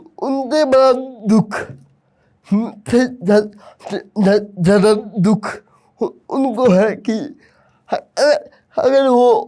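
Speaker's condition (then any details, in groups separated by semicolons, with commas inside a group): Cerebral palsy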